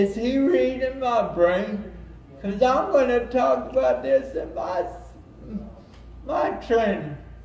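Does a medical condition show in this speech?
Yes: cerebral palsy.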